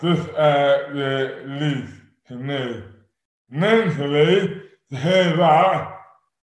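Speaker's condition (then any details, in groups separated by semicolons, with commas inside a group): Dystonia; sudden overnight adult onset, affects speech and arms, suspected congenital jaw defect plus rugby hits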